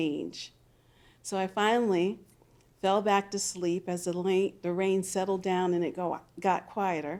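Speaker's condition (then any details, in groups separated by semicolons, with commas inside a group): No condition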